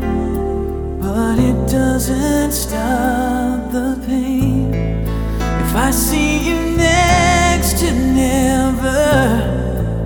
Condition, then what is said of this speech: No condition.